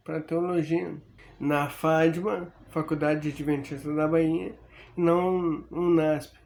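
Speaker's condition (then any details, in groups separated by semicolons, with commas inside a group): Amyotrophic lateral sclerosis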